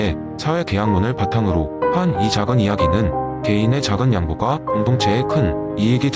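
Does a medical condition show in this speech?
No.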